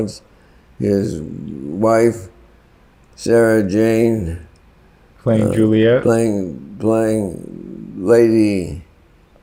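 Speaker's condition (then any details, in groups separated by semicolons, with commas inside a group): Parkinson's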